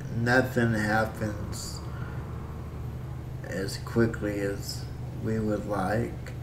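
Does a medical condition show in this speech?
Yes: cerebral palsy; breathing fine.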